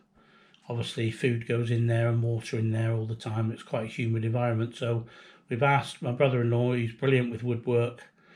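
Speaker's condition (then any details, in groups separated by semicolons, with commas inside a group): No condition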